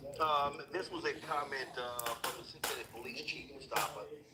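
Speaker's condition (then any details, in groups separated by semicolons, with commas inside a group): No condition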